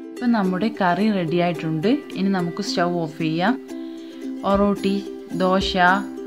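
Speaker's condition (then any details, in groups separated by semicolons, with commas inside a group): No condition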